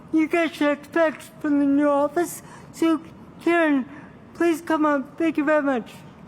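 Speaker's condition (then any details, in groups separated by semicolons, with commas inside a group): Cerebral palsy; from birth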